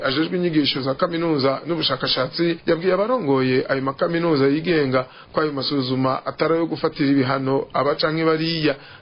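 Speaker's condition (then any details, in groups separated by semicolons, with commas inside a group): No condition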